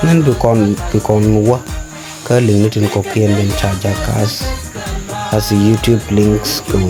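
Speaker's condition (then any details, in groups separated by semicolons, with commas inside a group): No condition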